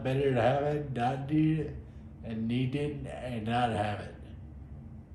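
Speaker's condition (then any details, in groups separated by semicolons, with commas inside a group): Friedreich's ataxia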